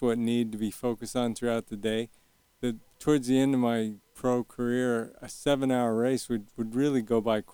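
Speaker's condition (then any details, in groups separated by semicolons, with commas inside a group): Young onset Parkinson's disease; deep brain stimulation surgery at Stanford 3 years ago, constant current, symptoms well managed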